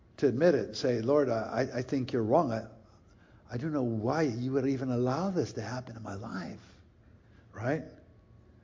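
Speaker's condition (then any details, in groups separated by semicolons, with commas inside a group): No condition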